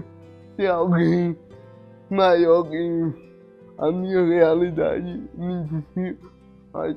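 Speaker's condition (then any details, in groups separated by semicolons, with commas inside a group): Cerebral palsy; some difficulty speaking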